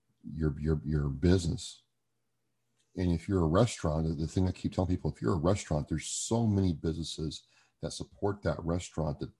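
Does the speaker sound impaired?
No.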